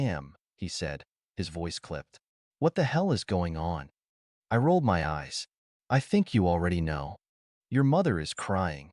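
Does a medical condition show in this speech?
No.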